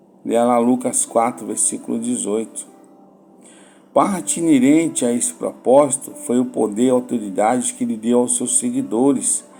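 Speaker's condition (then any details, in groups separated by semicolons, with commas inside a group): No condition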